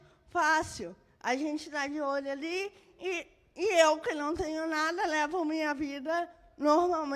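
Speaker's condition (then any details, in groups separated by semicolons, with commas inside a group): Cerebral palsy; birth brain injury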